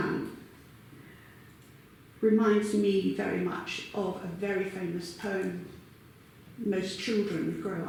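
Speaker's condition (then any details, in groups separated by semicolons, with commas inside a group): No condition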